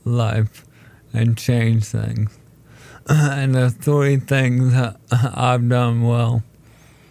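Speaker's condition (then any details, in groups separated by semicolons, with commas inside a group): ALS; told condition is terminal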